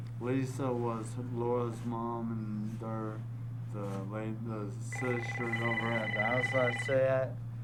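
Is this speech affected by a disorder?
Yes: traumatic brain injury; now talking.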